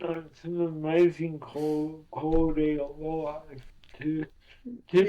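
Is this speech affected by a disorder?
Yes: cerebral palsy.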